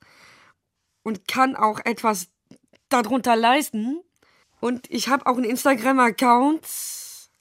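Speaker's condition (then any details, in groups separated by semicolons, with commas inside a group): Down syndrome; present from birth, wears pacemaker, limits sport and rides; adult, age 20, cannot understand all difficult-language texts, needs easy-language translator; cannot speak freely very well, read prepared question aloud at wahlkampfarena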